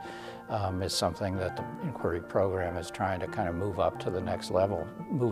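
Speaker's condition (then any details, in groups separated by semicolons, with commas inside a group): No condition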